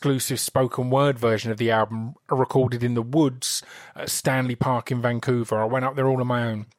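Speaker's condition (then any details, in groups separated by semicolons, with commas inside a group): No condition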